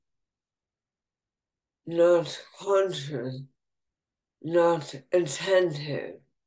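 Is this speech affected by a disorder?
Yes: ALS, bulbar form, bulbar onset.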